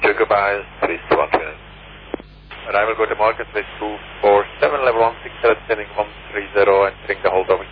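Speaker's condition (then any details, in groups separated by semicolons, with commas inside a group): No condition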